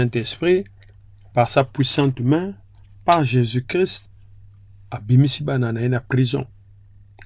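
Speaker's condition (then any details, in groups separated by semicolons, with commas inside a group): No condition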